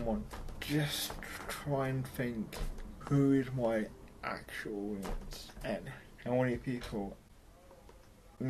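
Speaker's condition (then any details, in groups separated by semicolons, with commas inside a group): Cerebral palsy; mild, affects muscles and speech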